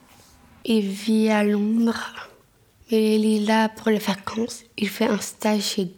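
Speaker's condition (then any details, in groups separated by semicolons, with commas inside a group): Down syndrome; trisomy 21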